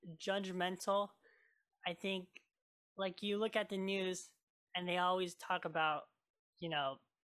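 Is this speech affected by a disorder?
Yes: cleft lip and palate; lip scar.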